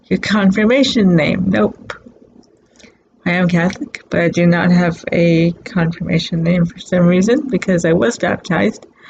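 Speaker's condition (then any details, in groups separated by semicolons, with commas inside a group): Cerebral palsy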